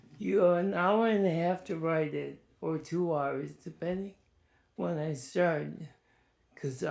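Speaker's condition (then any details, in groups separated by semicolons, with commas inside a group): ALS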